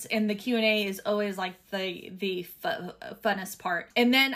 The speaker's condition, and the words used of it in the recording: Stuttering. Like, I am a stand-up comic who stutters and has dyslexia, and I've loved comedy my entire life, and that's why I have the book out now